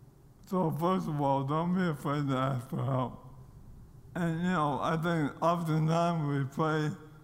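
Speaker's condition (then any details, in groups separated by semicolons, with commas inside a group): ALS; continuing to lose abilities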